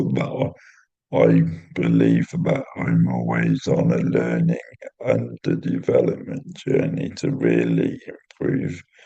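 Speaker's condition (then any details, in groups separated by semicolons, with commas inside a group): Cerebral palsy; intrathecal baclofen pump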